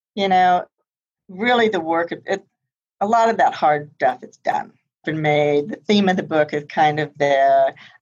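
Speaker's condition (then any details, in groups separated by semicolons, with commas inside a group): Profound hearing loss, congenital, high-frequency; no hearing aids, relies on lip reading and body language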